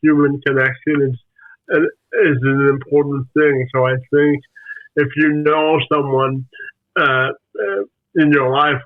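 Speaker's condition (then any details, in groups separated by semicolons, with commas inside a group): Spastic quadriplegic cerebral palsy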